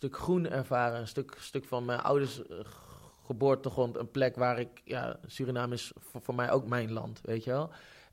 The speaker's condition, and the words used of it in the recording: Stuttering. Als ik alles op zijn beloop laat, dan, ja, dan stotter ik veel.